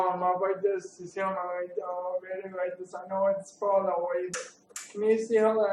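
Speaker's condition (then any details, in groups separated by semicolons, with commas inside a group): Cerebral palsy; has had surgery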